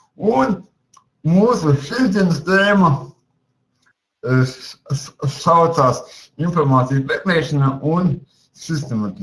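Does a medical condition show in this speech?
Yes: cerebral palsy; speech not very clear.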